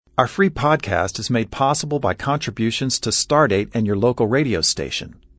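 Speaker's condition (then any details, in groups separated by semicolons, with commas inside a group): No condition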